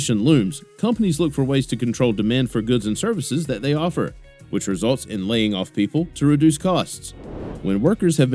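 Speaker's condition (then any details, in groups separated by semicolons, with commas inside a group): No condition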